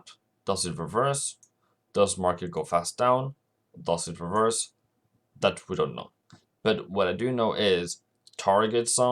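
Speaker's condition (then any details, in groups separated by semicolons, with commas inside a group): No condition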